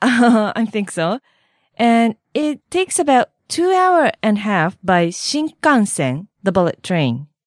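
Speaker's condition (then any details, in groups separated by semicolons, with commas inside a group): No condition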